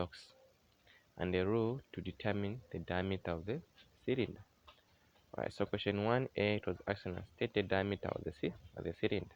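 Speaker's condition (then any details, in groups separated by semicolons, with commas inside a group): No condition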